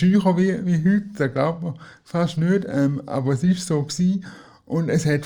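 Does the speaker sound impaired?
Yes: cerebral palsy; cerebral palsy since birth, physical not cognitive, wheelchair user, moved on knees as child; needs daily help, personal assistance via IV assistance contribution for almost 10 years.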